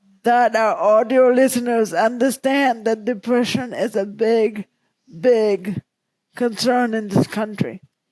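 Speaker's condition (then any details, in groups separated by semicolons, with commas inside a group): Cerebral palsy; present from birth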